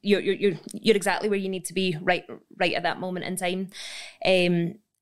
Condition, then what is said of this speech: Stuttering. You might have been able to tell, like, from listening to this podcast that I do have I've got a stammer, and it's been quite bad the last few months.